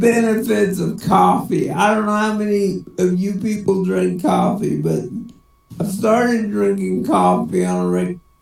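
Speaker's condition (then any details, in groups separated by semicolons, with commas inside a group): Cerebral palsy; speech sounds drunk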